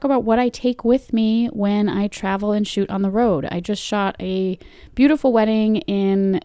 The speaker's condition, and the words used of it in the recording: No condition.